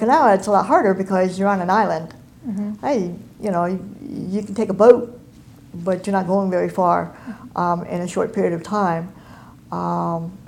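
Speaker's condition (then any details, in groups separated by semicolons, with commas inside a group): Cleft palate and cleft lip; over 30 years ago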